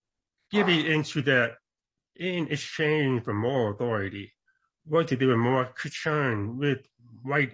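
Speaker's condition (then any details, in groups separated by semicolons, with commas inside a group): Deafness, congenital; deaf accent, tries to speak as clearly as possible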